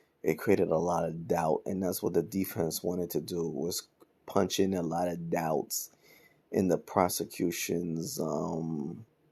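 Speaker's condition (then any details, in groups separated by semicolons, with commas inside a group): No condition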